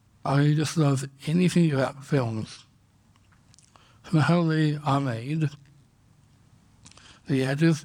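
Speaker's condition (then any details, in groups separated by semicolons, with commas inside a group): Down syndrome; congenital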